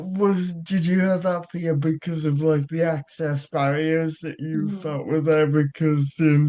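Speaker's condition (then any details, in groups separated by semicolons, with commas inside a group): Cerebral palsy; childhood surgery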